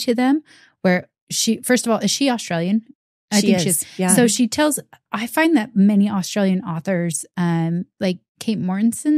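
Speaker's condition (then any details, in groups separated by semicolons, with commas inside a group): No condition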